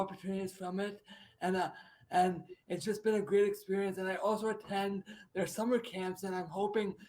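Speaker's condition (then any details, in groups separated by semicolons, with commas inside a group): Spastic diplegia cerebral palsy; spastic diplegia, all limbs, legs worse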